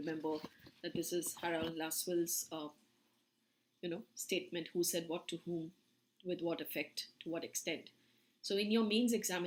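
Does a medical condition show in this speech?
No.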